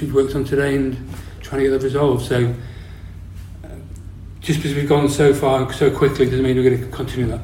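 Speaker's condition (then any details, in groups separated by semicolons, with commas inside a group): Parkinson's disease; on medication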